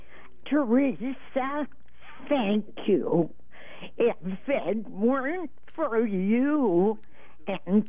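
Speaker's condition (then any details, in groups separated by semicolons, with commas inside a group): Trouble speaking; self-reported trouble speaking, kept call brief because of it, host understood every word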